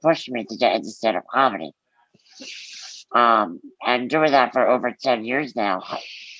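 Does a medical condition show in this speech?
Yes: muscular dystrophy; from birth, collagen 6a3 mutation, floppy hands and feet, diagnosed at 4, type found at 25; good public speaker, public speaking for over two thirds of life.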